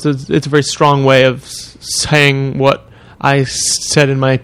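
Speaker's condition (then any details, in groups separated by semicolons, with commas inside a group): Stuttering; adult stuttering since childhood, now age 26; finds this stuttering podcast setting more comfortable for speaking; repeated sounds, prolonged sounds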